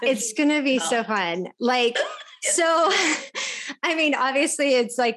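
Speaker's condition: No condition

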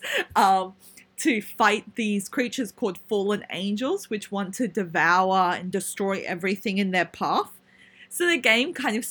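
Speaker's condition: No condition

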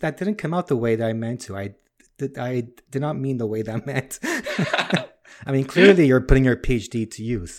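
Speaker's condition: Stuttering; since childhood, speech therapy as a child; stutters more when not podcasting, once avoided words like toronto, stutters own name when disclosing; repeated sounds

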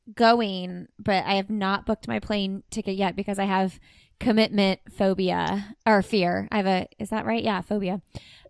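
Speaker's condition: No condition

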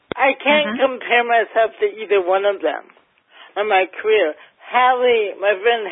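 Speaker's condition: Cerebral palsy, mild; mildly affects speech

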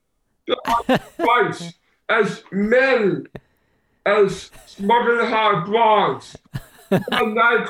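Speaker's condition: Down syndrome; four major ear surgeries around age 18

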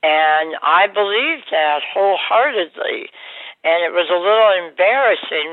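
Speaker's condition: Oral cancer surgery, jaw removal

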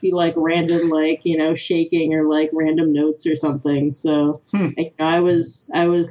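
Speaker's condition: No condition

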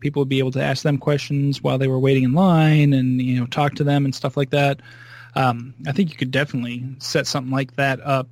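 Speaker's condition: No condition

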